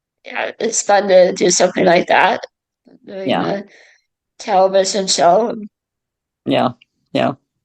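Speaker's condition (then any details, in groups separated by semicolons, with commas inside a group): Cerebral palsy, mild; speech affected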